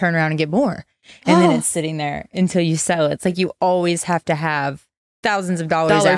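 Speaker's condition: No condition

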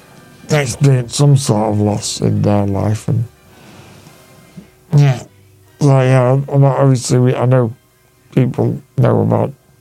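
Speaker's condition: Duchenne muscular dystrophy; painful breathing in

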